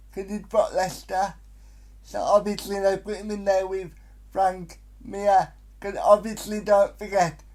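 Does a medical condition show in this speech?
Yes: cerebral palsy.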